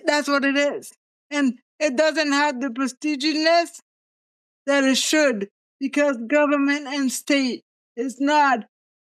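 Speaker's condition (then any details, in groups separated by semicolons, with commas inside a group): Cerebral palsy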